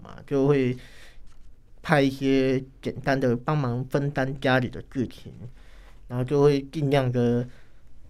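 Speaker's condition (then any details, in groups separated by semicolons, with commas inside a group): Hearing loss, acquired, moderate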